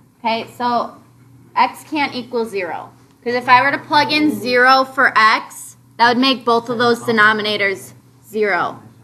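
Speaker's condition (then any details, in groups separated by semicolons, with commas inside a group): No condition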